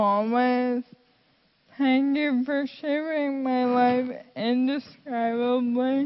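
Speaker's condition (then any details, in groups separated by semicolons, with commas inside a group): Friedreich's ataxia; progressive, genetic, affects heart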